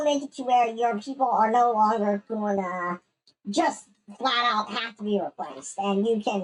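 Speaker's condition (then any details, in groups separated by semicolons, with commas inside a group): No condition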